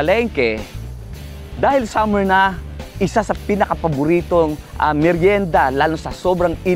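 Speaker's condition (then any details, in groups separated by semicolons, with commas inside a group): No condition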